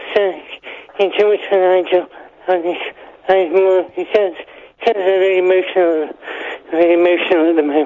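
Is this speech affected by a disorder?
Yes: Parkinson's; needs sling hoist to be lifted up.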